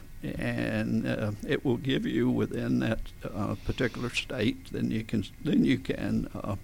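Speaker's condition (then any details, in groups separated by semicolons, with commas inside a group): Spasmodic dysphonia; first noticed speaking to groups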